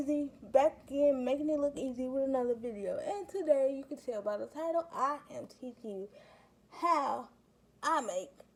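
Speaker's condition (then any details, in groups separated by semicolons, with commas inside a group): Cerebral palsy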